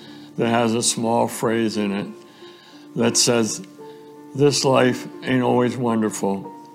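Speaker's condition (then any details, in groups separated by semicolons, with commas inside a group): ALS; fatal diagnosis, no cure, later died of it about a month before this talk; about two years since diagnosis, recorded acceptance speech played at hall of fame banquet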